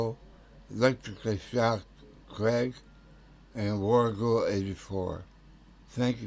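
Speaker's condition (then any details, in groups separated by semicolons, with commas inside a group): Tongue cancer; tongue tumor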